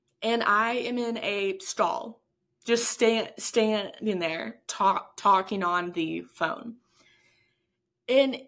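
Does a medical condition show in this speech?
Yes: stuttering; fear of speaking in front of groups, school accommodations for presenting projects, found national stuttering association; less evident than once, comes out more again with age; some days stutters much more than usual, takes longer to get words out, talks may run over; here repeated sounds.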